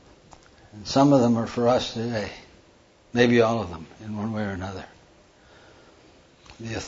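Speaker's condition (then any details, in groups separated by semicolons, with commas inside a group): Parkinson's; hand tremor during talk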